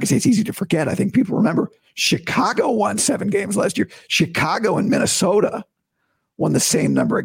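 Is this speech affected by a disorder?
Yes: vocal cord surgery recovery; talking painless.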